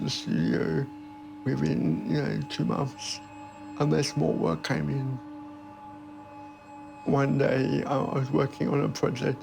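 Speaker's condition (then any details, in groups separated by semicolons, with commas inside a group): Cerebral palsy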